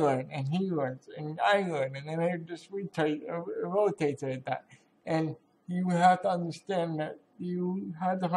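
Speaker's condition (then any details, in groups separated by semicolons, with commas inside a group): Cerebral palsy; has had surgery; physical therapy; sometimes hard to speak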